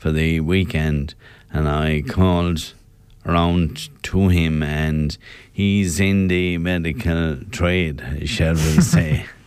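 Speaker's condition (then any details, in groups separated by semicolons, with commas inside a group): Motor neurone disease; very slowly progressing semi-benign variant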